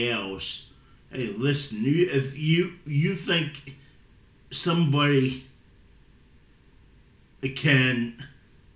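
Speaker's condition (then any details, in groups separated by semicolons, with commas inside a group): Cerebral palsy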